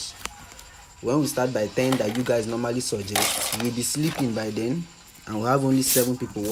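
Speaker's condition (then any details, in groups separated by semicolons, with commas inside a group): No condition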